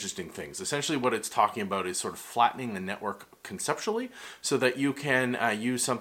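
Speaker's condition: No condition

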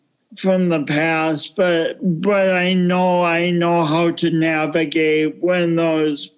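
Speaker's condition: Cerebral palsy; oxygen loss from prolapsed kinked umbilical cord

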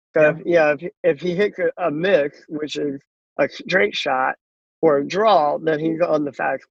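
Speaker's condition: Cleft lip and palate; congenital cleft lip and palate, possibly radiation-related, hole in mouth, could not eat, 23 surgeries, born with one arm

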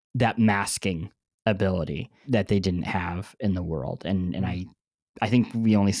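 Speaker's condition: Cleft lip and palate; bandaged

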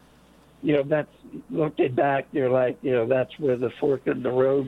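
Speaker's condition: Late-onset Pompe disease; onset age 5-6

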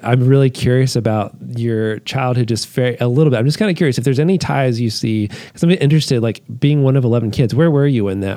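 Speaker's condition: No condition

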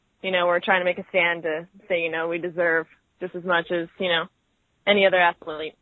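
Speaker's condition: No condition

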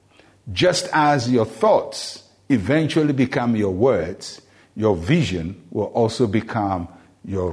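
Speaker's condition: No condition

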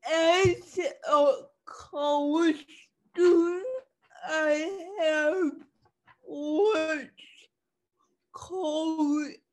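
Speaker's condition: Cerebral palsy; uses songs to get point across

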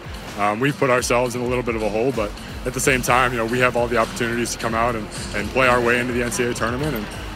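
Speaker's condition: No condition

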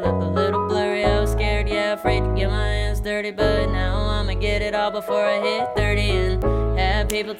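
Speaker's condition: No condition

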